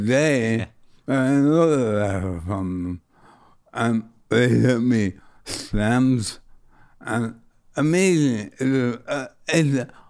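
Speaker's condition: Motor neuron disease; bulbar motor neuron disease, affecting throat and neck, about a year since onset, may later affect hands and legs; losing voice, ragged voice, sometimes hard to understand, speaking takes effort, hears own voice differently, swallowing affected

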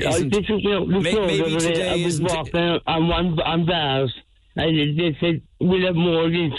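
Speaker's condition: Stroke; stroke last Saturday, in CUH hospital, one-sided paralysis unclear, only ten steps walked; voice not clear, per host

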